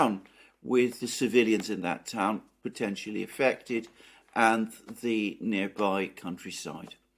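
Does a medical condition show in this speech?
No.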